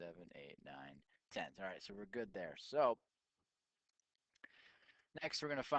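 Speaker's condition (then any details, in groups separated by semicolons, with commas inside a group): No condition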